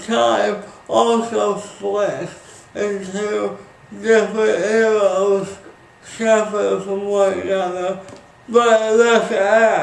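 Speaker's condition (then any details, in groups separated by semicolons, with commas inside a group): Speech impairment after birth surgery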